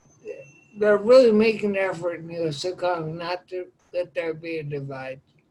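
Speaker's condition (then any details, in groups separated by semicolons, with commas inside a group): Ataxia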